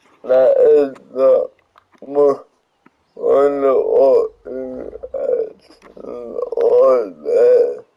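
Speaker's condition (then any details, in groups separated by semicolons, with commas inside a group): Cerebral palsy; one hand affected; atypical speech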